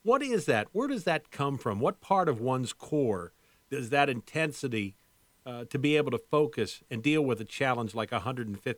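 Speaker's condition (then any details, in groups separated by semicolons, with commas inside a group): No condition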